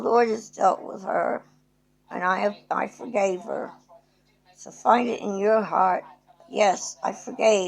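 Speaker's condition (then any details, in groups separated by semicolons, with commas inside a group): Cerebral palsy; present from birth, arthritic hips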